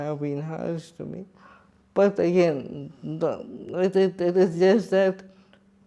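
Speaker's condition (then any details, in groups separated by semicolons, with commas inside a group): Cerebral palsy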